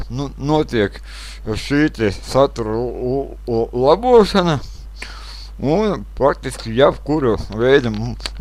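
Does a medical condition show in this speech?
Yes: cerebral palsy; speech not very clear.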